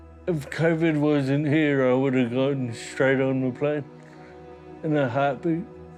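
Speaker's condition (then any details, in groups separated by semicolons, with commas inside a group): Cerebral palsy; mild form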